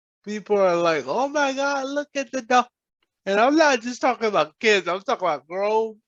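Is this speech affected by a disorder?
Yes: cerebral palsy; present from birth.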